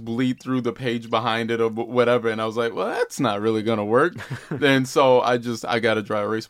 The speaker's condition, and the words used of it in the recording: None; typical speech.